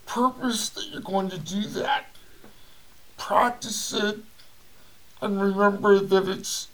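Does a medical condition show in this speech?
Yes: cerebral palsy; cerebral palsy from birth, brain damage affecting balance and coordination, limbs affected, power wheelchair user; voice audibly affected.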